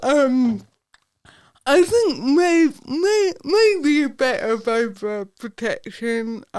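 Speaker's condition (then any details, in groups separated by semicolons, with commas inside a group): Cerebral palsy; affects speech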